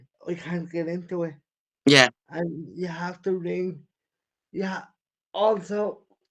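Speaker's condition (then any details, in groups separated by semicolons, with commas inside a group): Cerebral palsy; wheelchair user since childhood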